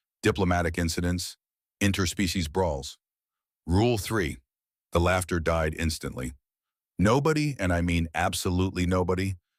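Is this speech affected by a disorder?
No.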